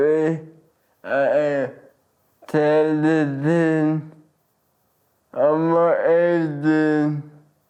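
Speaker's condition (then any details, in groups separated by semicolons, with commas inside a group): Cerebral palsy; birth complication, shoulder dystocia, oxygen loss; age 18, wheelchair user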